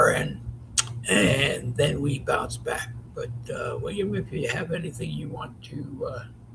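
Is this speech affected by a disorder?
Yes: lewy body dementia; Parkinson's-linked form.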